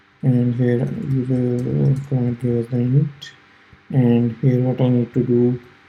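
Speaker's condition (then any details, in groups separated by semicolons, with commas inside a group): No condition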